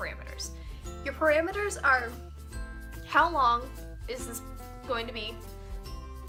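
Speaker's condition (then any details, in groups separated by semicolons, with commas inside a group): No condition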